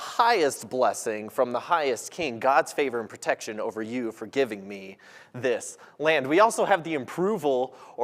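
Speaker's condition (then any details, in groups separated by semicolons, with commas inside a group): No condition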